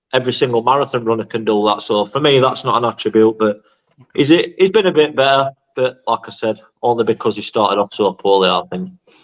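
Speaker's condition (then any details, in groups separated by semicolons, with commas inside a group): No condition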